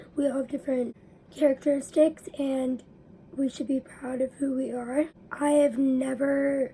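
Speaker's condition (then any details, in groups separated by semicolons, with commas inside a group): Cerebral palsy; spastic diplegia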